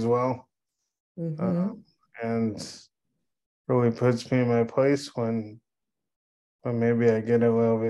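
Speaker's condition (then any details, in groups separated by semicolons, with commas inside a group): Cerebral palsy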